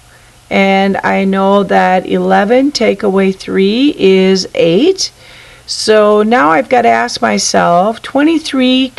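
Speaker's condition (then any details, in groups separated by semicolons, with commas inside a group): No condition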